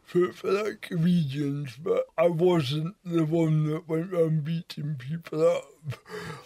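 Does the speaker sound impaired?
Yes: cerebral palsy; finds some words hard to say, difficulty with ch sound.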